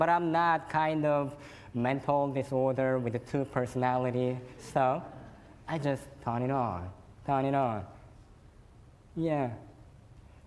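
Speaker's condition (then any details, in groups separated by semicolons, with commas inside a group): Cleft lip and palate; fed formula and cow milk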